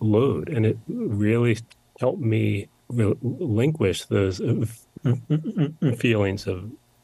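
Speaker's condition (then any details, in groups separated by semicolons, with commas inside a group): Stutter; long hidden; blocking, no stuttering when singing; prolonged sounds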